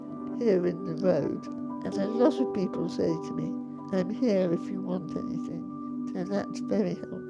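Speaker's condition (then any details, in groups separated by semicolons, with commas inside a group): Pompe disease, late onset; Pompe disease, neuromuscular, enzyme at half normal; diagnosed 2.5 years ago, enzyme infusions, night BiPAP, wheelchair; breathing weakened, stopped singing, talking very tiring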